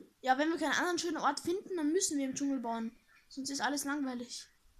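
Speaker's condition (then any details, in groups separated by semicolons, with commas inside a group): No condition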